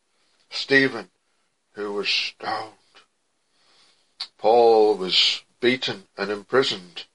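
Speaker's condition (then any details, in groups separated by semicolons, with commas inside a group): No condition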